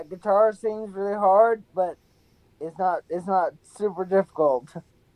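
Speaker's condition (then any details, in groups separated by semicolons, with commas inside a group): Severe traumatic brain injury; severe, traumatic cause; in recovery, takes amantadine daily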